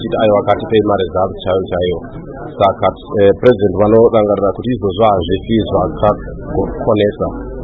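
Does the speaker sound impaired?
No.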